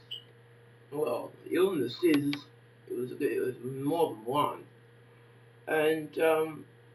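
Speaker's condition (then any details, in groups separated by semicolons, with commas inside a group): Facial palsy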